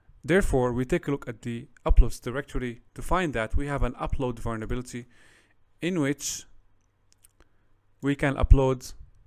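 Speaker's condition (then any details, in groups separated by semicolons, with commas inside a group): No condition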